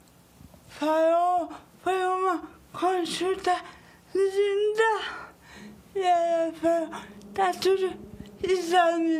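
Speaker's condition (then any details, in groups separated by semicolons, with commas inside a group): Cerebral palsy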